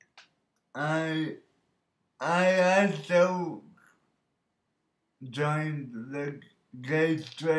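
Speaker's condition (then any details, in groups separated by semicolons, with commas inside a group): Birth oxygen deprivation brain injury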